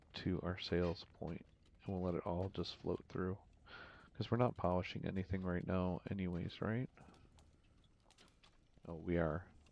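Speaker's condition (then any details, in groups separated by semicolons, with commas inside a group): No condition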